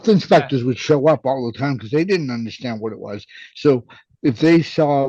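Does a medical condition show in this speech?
Yes: cerebral palsy.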